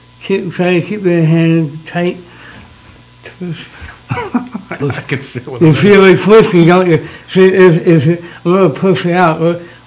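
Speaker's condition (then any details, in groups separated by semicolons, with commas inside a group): Cerebral palsy; able to talk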